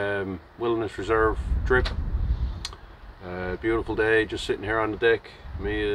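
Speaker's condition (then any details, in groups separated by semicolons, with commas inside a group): No condition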